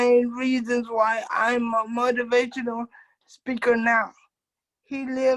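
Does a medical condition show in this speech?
Yes: cerebral palsy.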